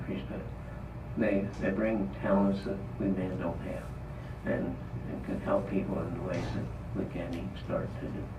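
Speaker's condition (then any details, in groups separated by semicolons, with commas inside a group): Parkinson's disease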